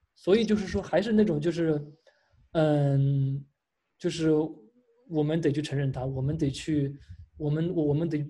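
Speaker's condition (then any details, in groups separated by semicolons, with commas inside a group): Stuttering; stuttering since early primary school, blocks when called on, fluent in choral reading, childhood ENT visit unhelpful; controls stuttering with speech techniques from speech clinic therapy, including practice presentations to therapists; controls speaking speed with techniques, slow relaxed pace, techniques make stuttering noticeable to listeners; repeated sounds, repeated words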